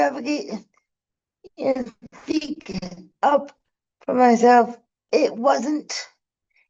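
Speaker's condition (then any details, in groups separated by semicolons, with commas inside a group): Cerebral palsy; needs help getting around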